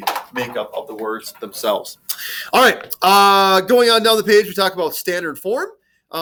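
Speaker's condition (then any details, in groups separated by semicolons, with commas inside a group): No condition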